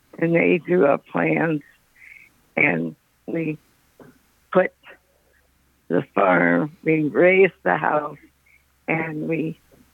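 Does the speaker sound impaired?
Yes: Parkinson's; recent onset.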